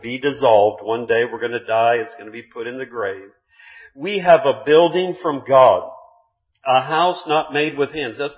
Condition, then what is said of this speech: None; typical speech.